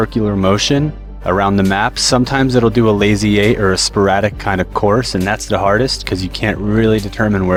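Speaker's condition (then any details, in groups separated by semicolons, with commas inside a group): No condition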